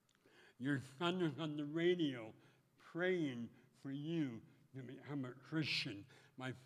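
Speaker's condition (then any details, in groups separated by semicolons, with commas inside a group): Speech impediment; 6 years of therapy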